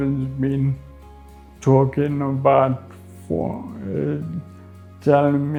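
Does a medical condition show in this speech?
Yes: Friedreich's ataxia; spasticity.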